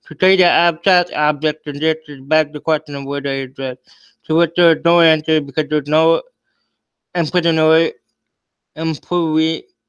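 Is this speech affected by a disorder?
Yes: cerebral palsy.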